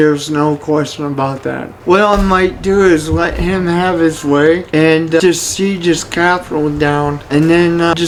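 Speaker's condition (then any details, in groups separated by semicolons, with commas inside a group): Cerebral palsy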